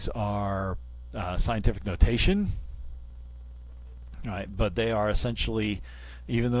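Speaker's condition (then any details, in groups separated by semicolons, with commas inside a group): No condition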